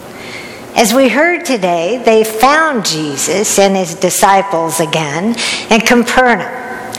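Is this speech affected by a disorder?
No.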